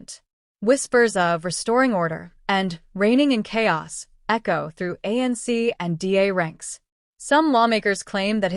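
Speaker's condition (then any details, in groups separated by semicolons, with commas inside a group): No condition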